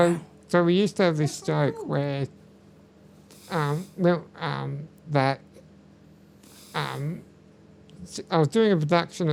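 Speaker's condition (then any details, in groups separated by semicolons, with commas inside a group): Muscular dystrophy; uses wheelchair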